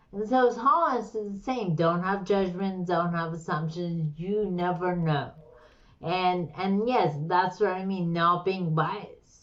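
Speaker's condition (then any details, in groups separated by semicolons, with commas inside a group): Slurred speech; brain condition, weakness, stroke-like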